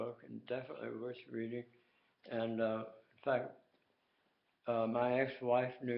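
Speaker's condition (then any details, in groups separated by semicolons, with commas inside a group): Tongue cancer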